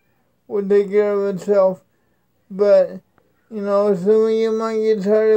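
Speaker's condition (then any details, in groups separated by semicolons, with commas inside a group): Cerebral palsy, spastic, mild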